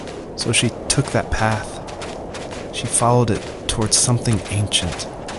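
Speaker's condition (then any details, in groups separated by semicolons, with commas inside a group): No condition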